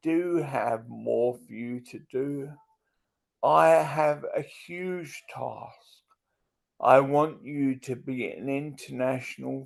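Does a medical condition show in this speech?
Yes: multiple sclerosis.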